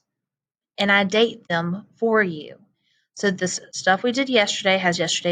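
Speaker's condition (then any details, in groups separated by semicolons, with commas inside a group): No condition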